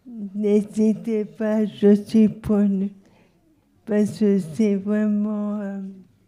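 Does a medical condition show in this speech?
Yes: locked-in syndrome.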